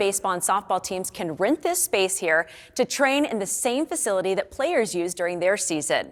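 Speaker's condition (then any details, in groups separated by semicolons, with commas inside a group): No condition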